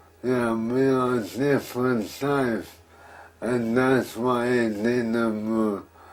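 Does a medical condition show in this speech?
Yes: MND/ALS; progressive; poor speech at onset, slow speech.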